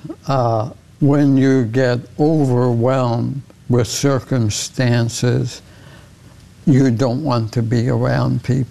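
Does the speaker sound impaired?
Yes: ALS; progressive ALS, diagnosed over 11 years ago, initial prognosis 2 to 5 years.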